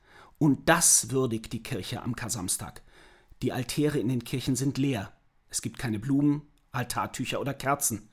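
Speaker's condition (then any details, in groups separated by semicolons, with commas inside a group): No condition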